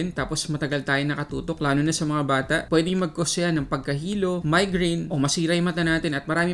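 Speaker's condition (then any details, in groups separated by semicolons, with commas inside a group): No condition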